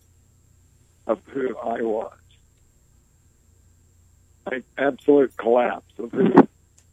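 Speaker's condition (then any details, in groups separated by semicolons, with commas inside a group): ALS; progressive paralysis, wheelchair user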